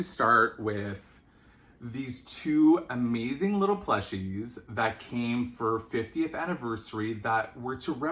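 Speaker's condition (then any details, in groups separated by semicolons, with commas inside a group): No condition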